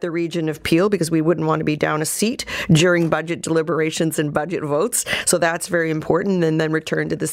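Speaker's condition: No condition

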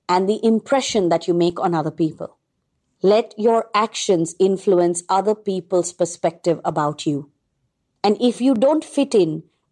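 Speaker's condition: No condition

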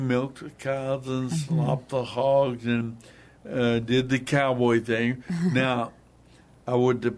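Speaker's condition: Hemorrhagic stroke, hemorrhagic, basal ganglia

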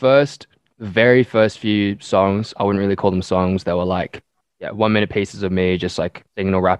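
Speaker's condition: No condition

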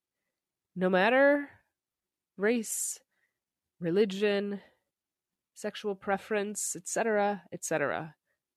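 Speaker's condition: No condition

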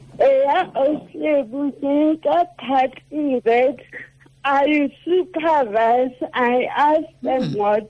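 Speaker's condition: Cerebral palsy; affects speech

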